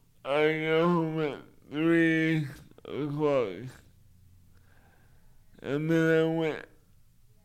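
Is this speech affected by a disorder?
Yes: cerebral palsy; wheelchair user 99.9% of the time.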